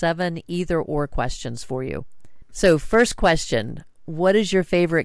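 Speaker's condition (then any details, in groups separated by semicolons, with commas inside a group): No condition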